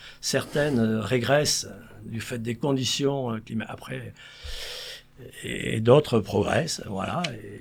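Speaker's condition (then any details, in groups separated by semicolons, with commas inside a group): No condition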